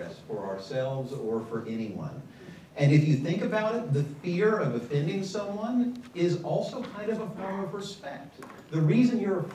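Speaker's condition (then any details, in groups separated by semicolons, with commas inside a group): No condition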